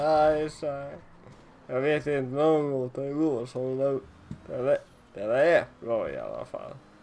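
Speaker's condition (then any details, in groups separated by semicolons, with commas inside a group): Cerebral palsy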